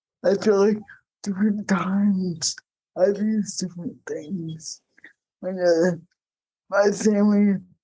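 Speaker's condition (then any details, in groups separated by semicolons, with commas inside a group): Cerebral palsy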